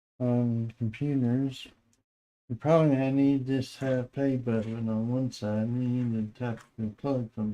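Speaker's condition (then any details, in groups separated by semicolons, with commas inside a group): Parkinson's disease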